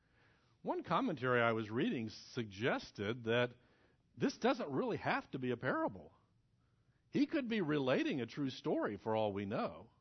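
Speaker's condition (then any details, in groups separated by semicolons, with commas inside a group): No condition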